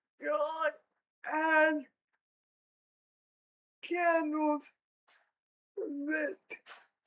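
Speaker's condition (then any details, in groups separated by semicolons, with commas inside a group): Cerebral palsy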